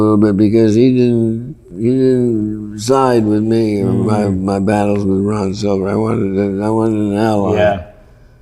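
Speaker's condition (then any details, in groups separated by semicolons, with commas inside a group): Parkinson's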